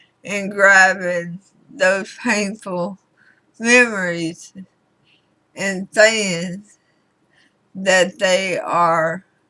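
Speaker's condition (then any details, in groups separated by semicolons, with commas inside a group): Throat cancer radiation damage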